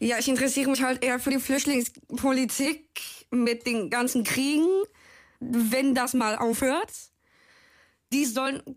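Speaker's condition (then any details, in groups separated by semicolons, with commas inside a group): Down syndrome; from birth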